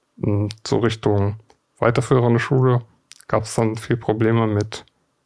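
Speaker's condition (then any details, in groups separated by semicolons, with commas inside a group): Duchenne muscular dystrophy; age 27, earlier rehab stays with others with muscular dystrophy; unable to play football in real life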